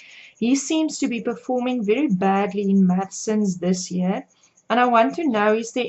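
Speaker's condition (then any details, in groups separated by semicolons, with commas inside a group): No condition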